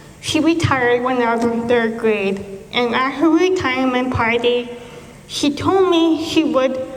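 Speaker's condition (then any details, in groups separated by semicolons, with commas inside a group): Cerebral palsy; speech, childhood apraxia of speech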